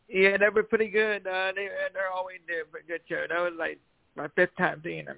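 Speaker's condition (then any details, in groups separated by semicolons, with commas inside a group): Cerebral palsy; voice improved over last year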